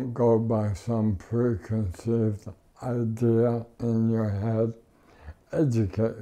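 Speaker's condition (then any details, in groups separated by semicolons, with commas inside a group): ALS; mucus once blocked airway, could not breathe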